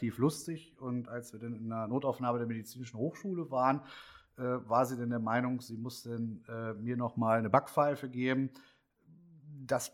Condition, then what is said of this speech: No condition.